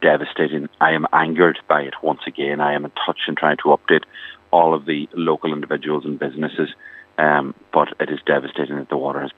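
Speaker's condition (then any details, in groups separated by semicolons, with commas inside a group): No condition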